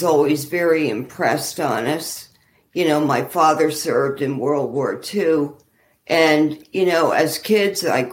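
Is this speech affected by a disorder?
Yes: ALS; small symptoms traced back easily 10 years or more; walking impaired, not yet bad, expects progression.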